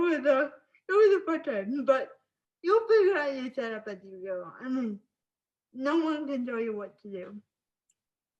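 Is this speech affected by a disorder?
Yes: spastic cerebral palsy.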